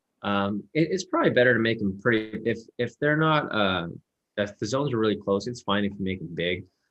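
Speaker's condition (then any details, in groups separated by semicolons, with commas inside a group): No condition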